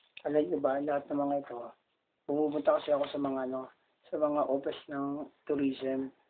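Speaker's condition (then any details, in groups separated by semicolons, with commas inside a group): No condition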